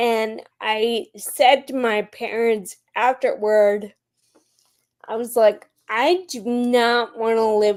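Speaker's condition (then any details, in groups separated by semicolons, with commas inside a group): Friedreich's ataxia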